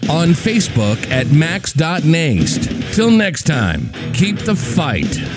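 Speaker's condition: No condition

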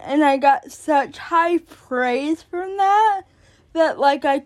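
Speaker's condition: Cerebral palsy; stroke in womb, birth mother's drug use, born addicted, month early, two weeks NICU, cannot walk

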